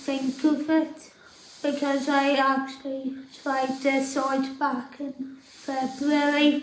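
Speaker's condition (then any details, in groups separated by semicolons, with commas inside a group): Tracheostomy and ventilator dependent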